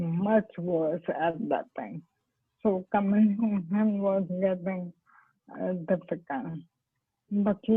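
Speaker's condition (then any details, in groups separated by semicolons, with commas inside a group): ALS; speech impaired, once unintelligible, now comprehensible, poor voice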